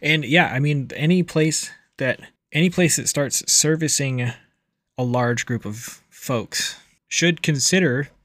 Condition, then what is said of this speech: No condition.